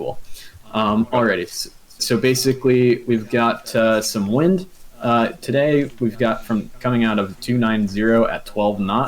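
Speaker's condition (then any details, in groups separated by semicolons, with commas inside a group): No condition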